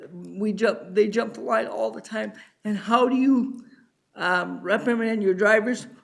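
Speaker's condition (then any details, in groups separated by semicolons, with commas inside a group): Cerebral palsy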